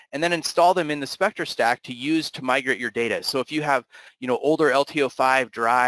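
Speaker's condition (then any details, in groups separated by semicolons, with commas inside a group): No condition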